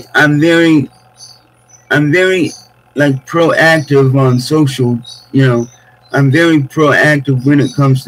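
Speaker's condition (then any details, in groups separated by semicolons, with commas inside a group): Cerebral palsy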